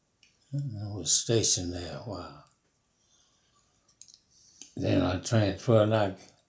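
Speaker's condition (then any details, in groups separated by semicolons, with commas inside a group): Parkinson's disease; never broken a bone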